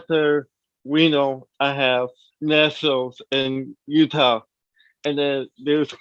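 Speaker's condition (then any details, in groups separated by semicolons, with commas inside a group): Cerebral palsy; from birth, lower limbs affected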